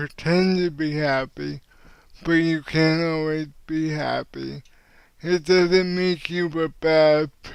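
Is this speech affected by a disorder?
Yes: cerebral palsy.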